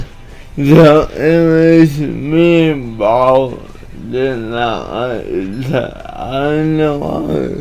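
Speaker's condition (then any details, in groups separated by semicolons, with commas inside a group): Cerebral palsy; one hand affected; atypical speech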